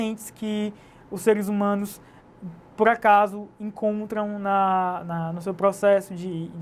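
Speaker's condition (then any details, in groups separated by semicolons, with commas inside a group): No condition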